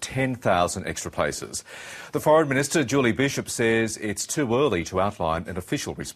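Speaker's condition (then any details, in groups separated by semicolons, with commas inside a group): No condition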